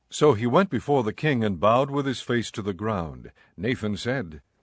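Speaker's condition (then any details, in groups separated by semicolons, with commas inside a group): No condition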